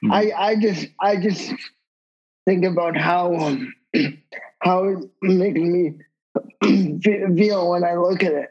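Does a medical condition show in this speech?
Yes: cerebral palsy; wheelchair user.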